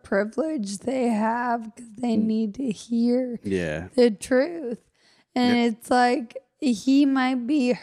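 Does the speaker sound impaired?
Yes: Friedreich's ataxia; wheelchair user, gets around and functions independently, partner Matt makes daily life easier.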